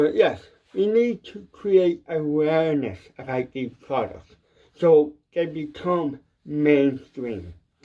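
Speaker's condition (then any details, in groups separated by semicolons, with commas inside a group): Cerebral palsy; mild, ataxic type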